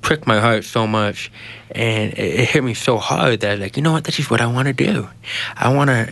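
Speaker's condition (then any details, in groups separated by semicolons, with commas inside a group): Genetic hearing loss; congenital genetic 90% hearing loss inherited from father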